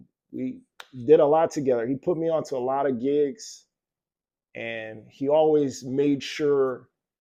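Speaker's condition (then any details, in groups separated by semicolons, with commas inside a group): No condition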